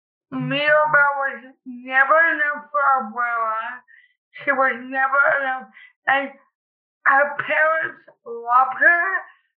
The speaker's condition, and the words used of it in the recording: Cerebral palsy. Like, on paper, I was a model student, but as soon as I opened my mouth, people would assume otherwise.